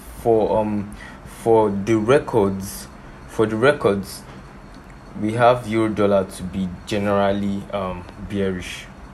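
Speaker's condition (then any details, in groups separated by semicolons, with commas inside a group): No condition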